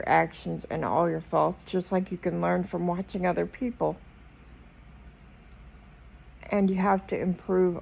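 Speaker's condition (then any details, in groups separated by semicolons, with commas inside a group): Cerebral palsy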